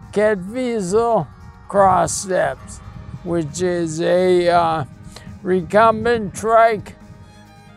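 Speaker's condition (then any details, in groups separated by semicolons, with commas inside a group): Primary lateral sclerosis; affects balance and movement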